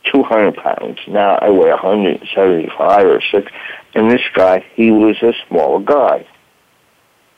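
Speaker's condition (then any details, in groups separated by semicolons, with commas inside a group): Voice box damage from tracheostomy; about 35 years since injury, past therapy and psychiatrists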